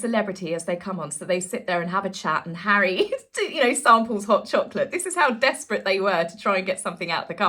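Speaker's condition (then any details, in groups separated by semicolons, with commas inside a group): No condition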